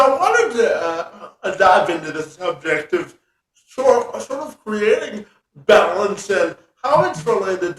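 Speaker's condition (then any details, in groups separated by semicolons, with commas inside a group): Cerebral palsy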